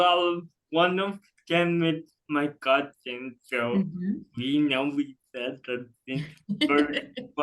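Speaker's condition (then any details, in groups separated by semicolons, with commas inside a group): Cerebral palsy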